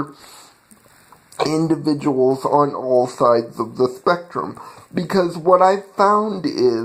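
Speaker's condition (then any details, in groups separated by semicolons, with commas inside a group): Cerebral palsy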